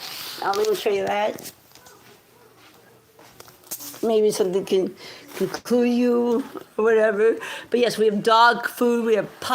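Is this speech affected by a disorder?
Yes: cerebral palsy.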